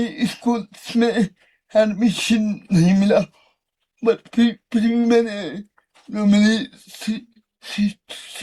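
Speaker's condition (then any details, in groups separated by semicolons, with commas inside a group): Cerebral palsy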